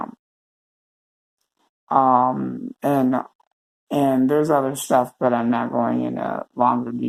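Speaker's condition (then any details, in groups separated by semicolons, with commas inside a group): Cerebral palsy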